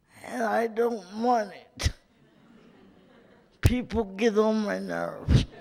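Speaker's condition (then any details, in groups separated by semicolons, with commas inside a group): Cerebral palsy; from birth, uses wheelchair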